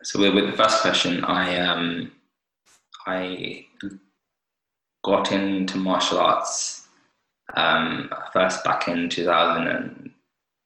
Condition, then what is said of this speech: Stuttering. But I do find it a lot easier to kind of speak and be a bit more comfortable with other people who stutter, like yourself.